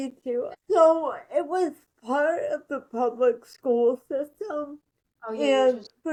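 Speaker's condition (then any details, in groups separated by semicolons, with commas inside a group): Cerebral palsy; spastic, ataxic features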